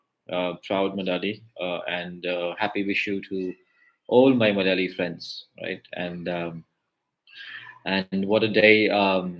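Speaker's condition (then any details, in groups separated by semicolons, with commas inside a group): No condition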